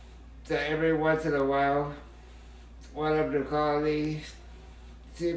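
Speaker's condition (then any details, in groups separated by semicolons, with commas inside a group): Muscular dystrophy, Duchenne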